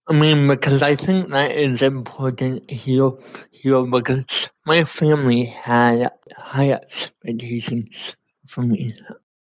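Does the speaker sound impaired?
Yes: cerebral palsy; cerebral palsy from lack of oxygen at birth, affects fine motor skills and walking; speech affected, uses Dragon NaturallySpeaking voice activated computer software.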